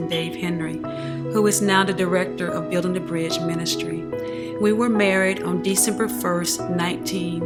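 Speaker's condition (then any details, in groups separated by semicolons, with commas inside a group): No condition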